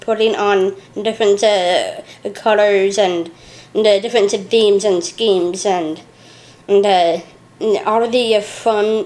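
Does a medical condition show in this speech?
Yes: Down syndrome; lifelong, three copies of the 21st chromosome.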